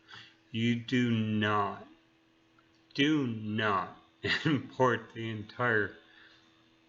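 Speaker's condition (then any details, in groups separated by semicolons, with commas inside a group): Neurological disease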